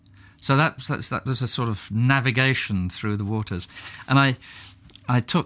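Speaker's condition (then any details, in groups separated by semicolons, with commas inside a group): No condition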